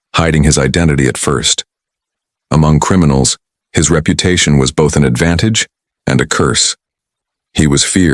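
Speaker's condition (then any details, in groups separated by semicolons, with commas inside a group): No condition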